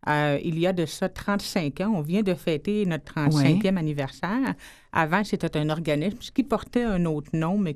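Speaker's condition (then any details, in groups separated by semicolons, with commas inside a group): Hearing loss; hearing impaired since childhood; expresses herself very well, worked very hard for it, also speaks English well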